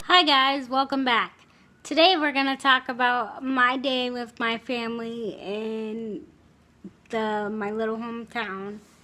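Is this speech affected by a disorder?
Yes: cerebral palsy, spastic, severe.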